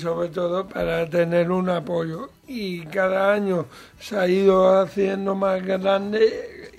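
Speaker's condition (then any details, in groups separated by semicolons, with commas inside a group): Cerebral palsy; mild, lesser degree of disability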